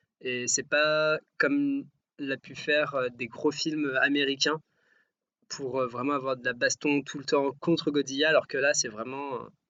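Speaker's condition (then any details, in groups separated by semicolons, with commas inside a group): No condition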